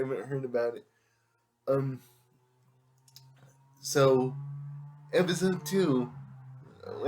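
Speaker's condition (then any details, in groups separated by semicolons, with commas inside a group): Cerebral palsy; affects all muscles; able to speak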